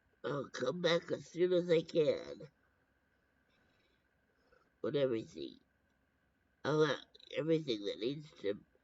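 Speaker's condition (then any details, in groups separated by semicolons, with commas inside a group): Brain injury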